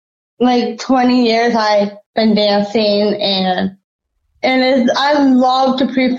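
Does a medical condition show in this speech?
Yes: Down syndrome; congenital, born premature, cord wrapped around neck, possible oxygen loss at birth; predicted at birth never to walk or talk.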